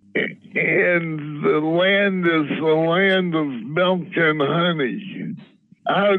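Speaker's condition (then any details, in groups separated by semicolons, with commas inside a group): Parkinson's disease; preferred by tincture dropper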